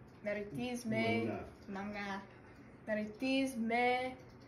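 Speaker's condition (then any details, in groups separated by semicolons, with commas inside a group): No condition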